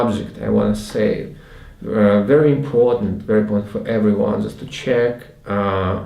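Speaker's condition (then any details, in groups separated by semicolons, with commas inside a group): No condition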